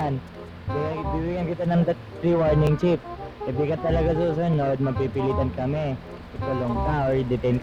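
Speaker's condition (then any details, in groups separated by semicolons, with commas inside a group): No condition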